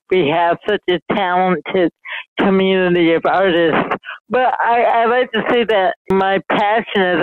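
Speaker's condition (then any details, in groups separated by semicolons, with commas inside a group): Mild cerebral palsy; speech affected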